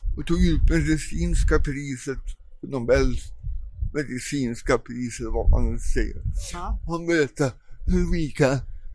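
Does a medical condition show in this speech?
Yes: cerebral palsy; present from birth, caused by not breathing for first 45 minutes of life; cramps, worse in cold, lives in Thailand because Sweden too cold.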